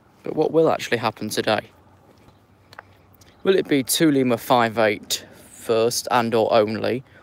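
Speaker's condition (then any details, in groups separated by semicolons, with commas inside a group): No condition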